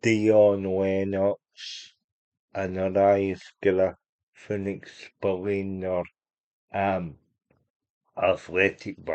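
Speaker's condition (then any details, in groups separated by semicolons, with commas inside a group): Cerebral palsy; unable to walk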